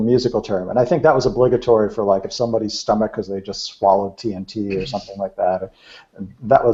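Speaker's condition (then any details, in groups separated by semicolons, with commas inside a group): No condition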